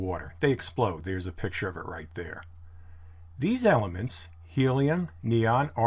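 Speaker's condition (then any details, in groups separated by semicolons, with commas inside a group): No condition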